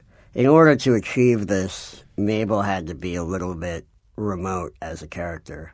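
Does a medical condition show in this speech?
Yes: cleft palate.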